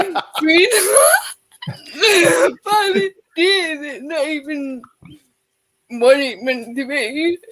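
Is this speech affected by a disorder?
Yes: cerebral palsy; affects all four limbs, part-time wheelchair user.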